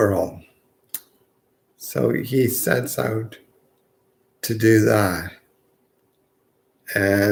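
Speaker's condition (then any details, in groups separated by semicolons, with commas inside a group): Multiple sclerosis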